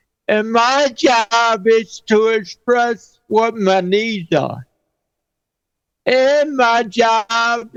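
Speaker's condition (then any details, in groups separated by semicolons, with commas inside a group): Cerebral palsy; present since birth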